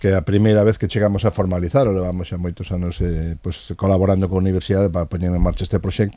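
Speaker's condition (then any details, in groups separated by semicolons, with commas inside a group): No condition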